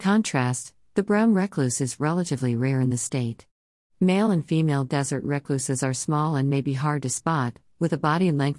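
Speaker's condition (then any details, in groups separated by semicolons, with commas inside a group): No condition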